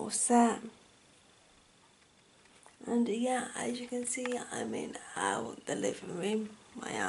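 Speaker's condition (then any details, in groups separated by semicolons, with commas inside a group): Cerebral palsy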